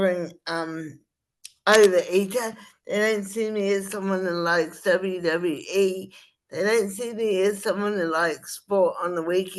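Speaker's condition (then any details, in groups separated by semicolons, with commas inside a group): Spastic cerebral palsy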